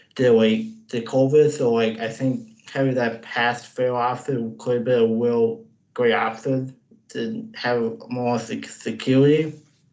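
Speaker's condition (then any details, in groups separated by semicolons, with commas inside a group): Cerebral palsy; severe difficulty writing and typing, relies on speaking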